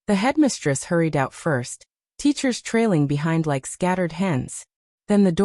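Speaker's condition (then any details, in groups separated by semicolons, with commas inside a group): No condition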